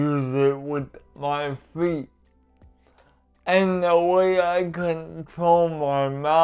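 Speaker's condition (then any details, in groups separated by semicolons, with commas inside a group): Cerebral palsy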